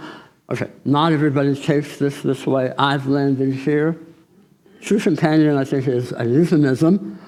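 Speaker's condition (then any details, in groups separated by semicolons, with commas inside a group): Tongue cancer surgery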